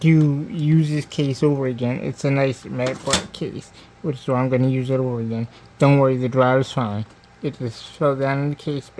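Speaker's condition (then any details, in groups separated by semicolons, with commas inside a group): Cerebral palsy; diplegia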